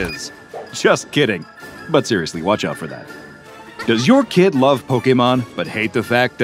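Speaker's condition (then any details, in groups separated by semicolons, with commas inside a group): No condition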